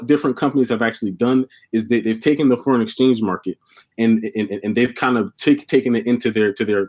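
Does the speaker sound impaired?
Yes: stuttering; stuttered all life since childhood, volunteered for public speaking in high school and college; here repeated sounds, repeated words.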